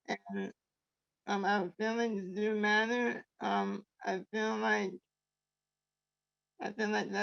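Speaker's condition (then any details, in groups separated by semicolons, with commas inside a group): Traumatic brain injury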